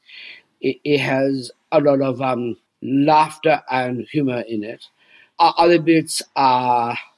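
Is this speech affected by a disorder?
Yes: Down syndrome.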